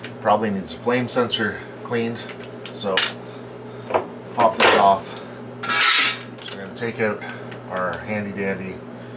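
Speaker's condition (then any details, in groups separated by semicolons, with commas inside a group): No condition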